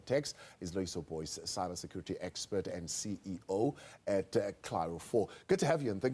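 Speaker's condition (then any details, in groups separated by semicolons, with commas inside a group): No condition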